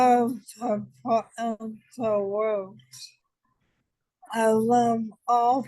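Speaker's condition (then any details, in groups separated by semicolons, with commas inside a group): ALS; diagnosed almost five years ago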